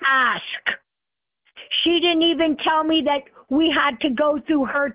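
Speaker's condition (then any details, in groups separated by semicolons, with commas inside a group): No condition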